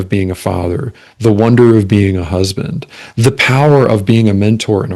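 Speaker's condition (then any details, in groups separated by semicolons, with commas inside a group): No condition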